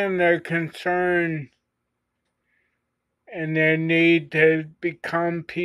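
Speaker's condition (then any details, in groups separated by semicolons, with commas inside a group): Cerebellar ataxia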